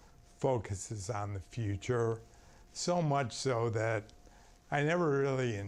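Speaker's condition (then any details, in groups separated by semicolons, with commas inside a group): ALS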